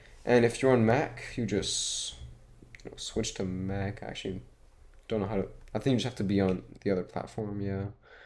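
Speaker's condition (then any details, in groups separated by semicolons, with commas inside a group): No condition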